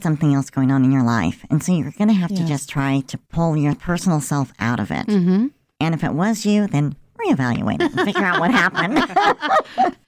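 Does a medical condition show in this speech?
Yes: cleft lip and palate; congenital.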